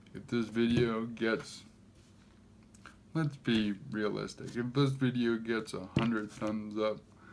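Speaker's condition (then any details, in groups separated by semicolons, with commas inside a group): Cerebral palsy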